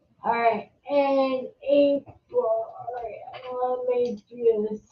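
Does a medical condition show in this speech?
Yes: multiple sclerosis; secondary progressive.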